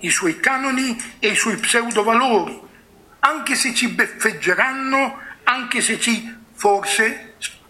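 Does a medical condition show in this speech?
No.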